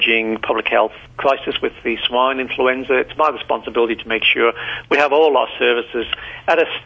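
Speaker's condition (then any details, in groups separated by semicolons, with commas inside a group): No condition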